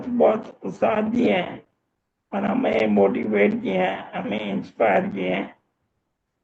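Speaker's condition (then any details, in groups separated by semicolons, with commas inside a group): Motor neurone disease; voice strong and loud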